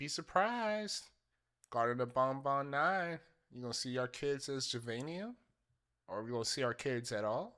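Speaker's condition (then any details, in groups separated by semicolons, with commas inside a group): No condition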